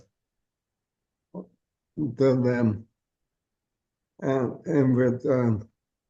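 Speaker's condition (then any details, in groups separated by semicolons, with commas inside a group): ALS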